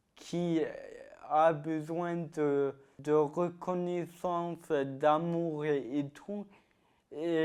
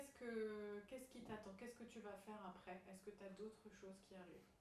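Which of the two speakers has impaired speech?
The first: ataxia-telangiectasia; ataxia-telangiectasia, genetic, affects muscles; age 20, onset infancy, no walking or writing, wheelchair; trouble eating and drinking alone, drooled as infant.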